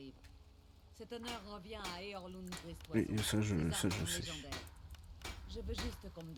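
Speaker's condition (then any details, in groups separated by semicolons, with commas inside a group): No condition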